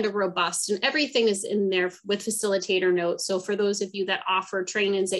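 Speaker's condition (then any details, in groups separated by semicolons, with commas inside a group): No condition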